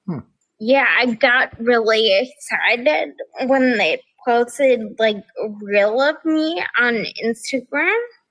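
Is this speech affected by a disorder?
Yes: progressive ataxia; balance problems, nerve pain; affects speech.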